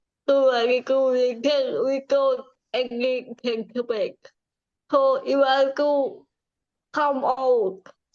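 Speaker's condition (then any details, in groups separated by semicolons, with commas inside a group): Cerebral palsy; from birth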